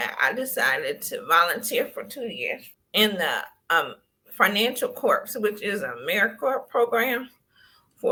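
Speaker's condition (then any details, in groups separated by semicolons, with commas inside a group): Cerebral palsy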